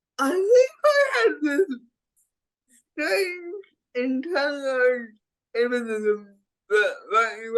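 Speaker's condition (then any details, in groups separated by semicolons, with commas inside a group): Cerebral palsy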